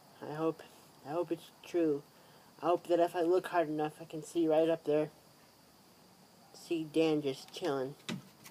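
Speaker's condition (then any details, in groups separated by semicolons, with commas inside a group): Cerebral palsy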